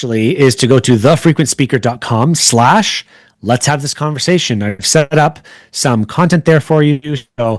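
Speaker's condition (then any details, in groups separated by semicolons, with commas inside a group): No condition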